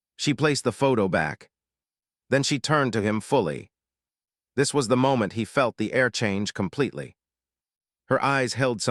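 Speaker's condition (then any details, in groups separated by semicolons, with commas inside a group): No condition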